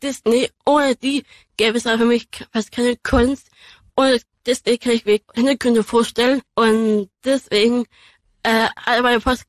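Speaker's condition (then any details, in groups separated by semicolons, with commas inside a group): Down syndrome; age 24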